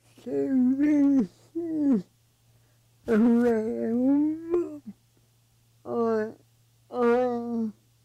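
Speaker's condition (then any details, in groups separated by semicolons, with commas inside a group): Cerebral palsy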